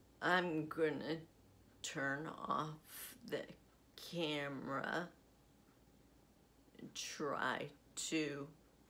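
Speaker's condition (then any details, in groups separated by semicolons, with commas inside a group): Essential tremor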